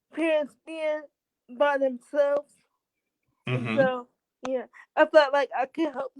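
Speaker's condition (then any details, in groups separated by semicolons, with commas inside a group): Cerebral palsy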